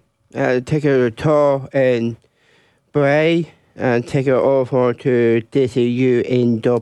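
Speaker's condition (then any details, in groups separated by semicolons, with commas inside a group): Down syndrome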